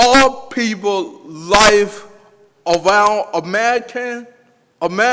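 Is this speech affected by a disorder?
Yes: cerebral palsy; past speech therapy.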